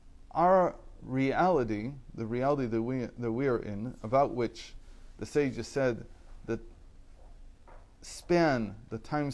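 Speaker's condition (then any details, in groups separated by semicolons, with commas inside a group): No condition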